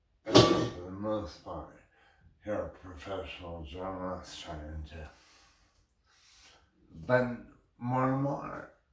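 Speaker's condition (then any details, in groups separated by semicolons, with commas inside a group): Brain injury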